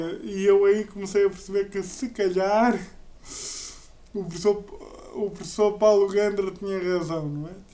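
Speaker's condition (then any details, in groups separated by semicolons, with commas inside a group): Cerebral palsy; uses a wheelchair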